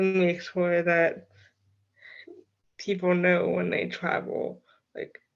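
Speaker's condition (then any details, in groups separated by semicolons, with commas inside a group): Cerebral palsy; from birth, affects walking, walker, wheelchair, sometimes cane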